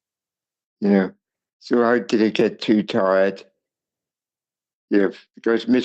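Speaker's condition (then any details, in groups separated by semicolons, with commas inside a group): Cerebral palsy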